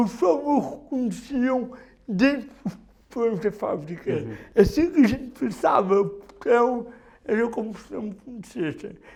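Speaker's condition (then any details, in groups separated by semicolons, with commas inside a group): Cerebral palsy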